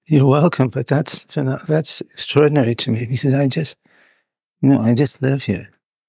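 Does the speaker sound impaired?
Yes: Parkinson's; audio hard to capture at points, partly due to movement.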